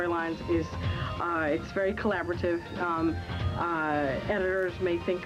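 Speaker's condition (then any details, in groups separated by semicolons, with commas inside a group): No condition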